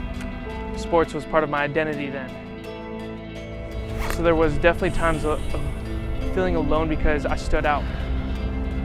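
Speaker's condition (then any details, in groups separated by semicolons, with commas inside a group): No condition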